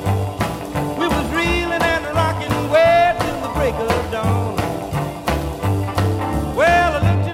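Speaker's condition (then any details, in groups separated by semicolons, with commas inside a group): No condition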